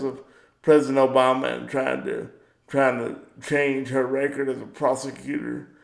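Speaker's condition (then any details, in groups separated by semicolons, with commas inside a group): Cerebral palsy; power wheelchair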